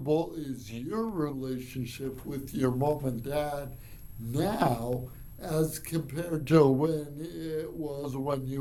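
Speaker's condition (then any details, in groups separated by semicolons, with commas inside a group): Cerebral palsy; from birth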